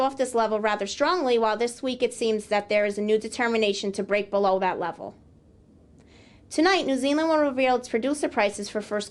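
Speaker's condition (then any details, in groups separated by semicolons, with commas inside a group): No condition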